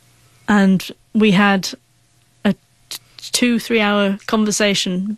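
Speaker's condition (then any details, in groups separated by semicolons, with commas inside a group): Stammer; hidden for about ten years by withdrawing, Scatman John advised joining British Stammering Association; hid stammer by speaking as little as possible, typed conversation felt like artificial fluency; blocks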